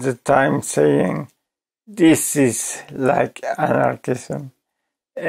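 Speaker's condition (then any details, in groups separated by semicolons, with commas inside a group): ALS; voice severely damaged, hard to understand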